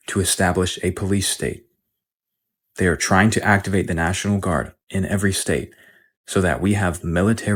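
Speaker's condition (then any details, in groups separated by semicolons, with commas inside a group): No condition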